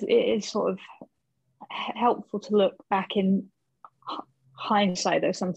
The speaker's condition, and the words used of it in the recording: Stuttering. So if I do pause a little bit, that's why.